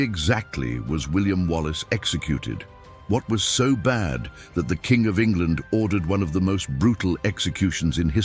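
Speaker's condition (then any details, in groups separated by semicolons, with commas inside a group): No condition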